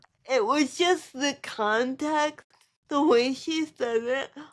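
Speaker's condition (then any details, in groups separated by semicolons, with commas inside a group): Cerebral palsy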